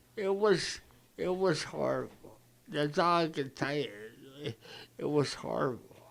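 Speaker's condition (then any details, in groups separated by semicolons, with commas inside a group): Cerebral palsy; present from birth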